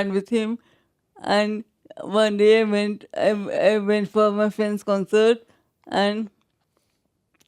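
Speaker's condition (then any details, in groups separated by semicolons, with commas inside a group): Traumatic brain injury, severe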